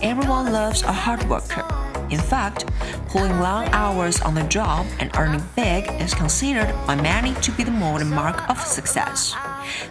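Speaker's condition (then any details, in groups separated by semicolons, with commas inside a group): No condition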